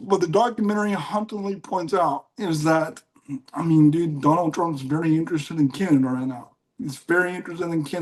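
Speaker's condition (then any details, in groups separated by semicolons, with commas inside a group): Cerebral palsy; mild case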